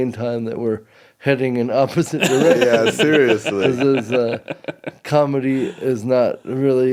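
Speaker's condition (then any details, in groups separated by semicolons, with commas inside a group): Cerebral palsy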